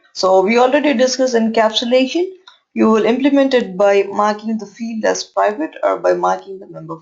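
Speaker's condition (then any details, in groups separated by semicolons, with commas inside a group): No condition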